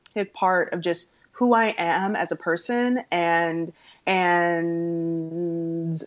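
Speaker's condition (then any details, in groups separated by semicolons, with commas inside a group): Stuttering; stuttering since around age 3, past speech therapy, largely stopped talking for about 5 years; still stutters, including when saying own name; formerly hid stuttering by switching words, deep breaths, fillers like ums and ahs, avoided talking; repeated sounds, prolonged sounds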